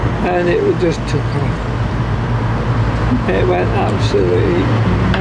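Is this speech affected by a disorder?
Yes: motor neurone disease.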